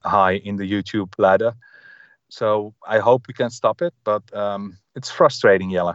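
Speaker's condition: No condition

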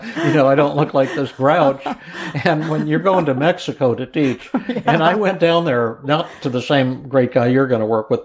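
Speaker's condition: No condition

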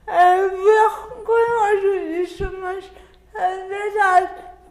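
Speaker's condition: Cerebral palsy; difficulty with punctuation when writing

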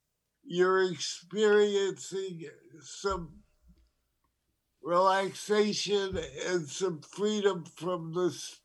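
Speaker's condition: Parkinson's disease; tremor

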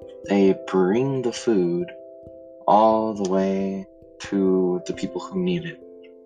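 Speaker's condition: No condition

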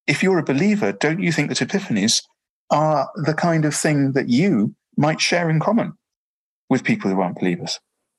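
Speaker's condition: No condition

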